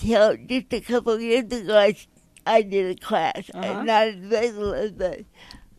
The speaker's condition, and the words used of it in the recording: Cerebral palsy. And I say, if you can't understand me, stop me.